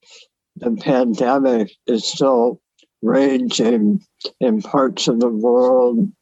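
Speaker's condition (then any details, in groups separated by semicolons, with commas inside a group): Oral cancer salvage surgery, partial tongue, mandible and soft palate resection; severe dysphagia since salvage surgery, supraglottal swallow, Tongometer tongue training for safer swallow and articulation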